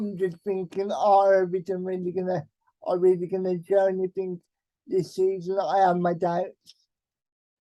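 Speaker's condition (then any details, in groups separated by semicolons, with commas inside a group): Cerebral palsy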